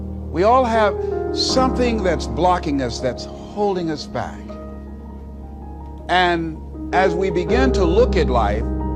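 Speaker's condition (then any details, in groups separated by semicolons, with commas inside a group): No condition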